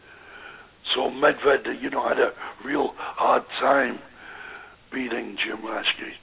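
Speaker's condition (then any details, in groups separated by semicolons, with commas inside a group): Voice box damage after neck operation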